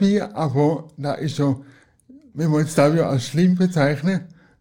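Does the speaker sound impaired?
Yes: cerebral palsy; cerebral palsy from birth, physical not cognitive, wheelchair user, moved on knees as child.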